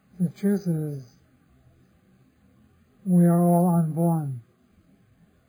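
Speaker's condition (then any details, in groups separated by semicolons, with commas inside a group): Parkinson's disease; others offer remedies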